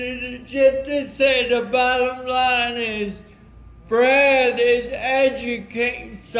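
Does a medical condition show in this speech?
Yes: cerebral palsy.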